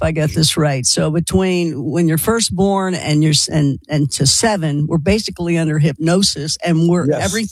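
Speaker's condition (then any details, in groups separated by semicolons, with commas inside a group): No condition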